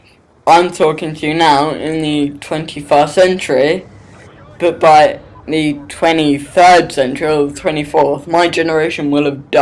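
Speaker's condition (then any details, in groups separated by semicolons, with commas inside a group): Cerebral palsy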